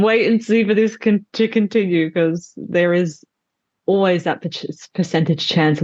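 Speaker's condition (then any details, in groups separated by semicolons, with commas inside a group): No condition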